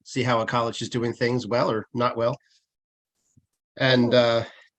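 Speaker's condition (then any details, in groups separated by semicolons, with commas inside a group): No condition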